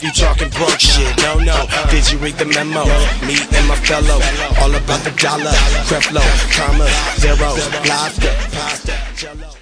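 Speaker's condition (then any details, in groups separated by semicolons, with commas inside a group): No condition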